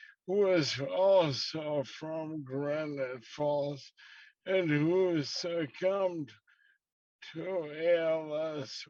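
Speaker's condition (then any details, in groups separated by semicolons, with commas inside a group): ALS; slow progressing form; affected, listeners may need repeats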